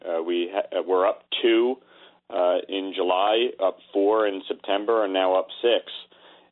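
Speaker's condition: No condition

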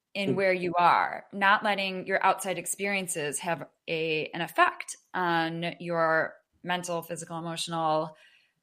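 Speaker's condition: No condition

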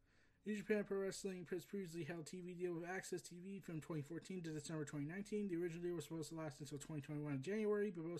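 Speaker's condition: No condition

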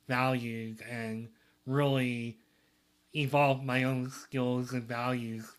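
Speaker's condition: Cleft lip and palate

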